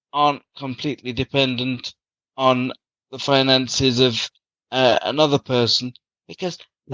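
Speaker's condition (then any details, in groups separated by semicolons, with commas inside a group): Cerebral palsy; from birth, very premature birth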